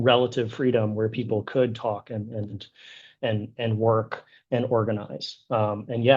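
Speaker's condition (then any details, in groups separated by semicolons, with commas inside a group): No condition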